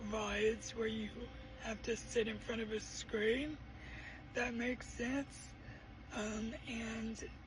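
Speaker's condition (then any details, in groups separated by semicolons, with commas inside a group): Cerebral palsy; uses a wheelchair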